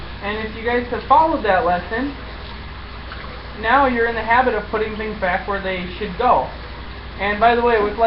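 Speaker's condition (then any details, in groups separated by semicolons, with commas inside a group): No condition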